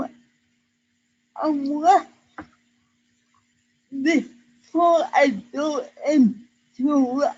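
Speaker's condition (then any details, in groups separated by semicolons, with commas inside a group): Cerebral palsy; present from birth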